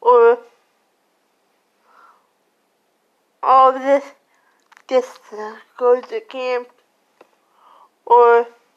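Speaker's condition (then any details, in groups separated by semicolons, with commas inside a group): Cerebral palsy; cerebral palsy affecting whole body; slurred speech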